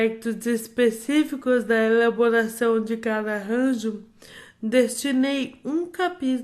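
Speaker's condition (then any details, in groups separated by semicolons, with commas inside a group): Amyotrophic lateral sclerosis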